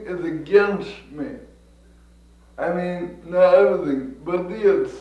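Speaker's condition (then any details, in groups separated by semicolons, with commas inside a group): Cerebral palsy; from birth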